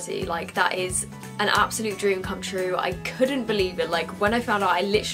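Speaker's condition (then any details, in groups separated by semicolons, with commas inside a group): No condition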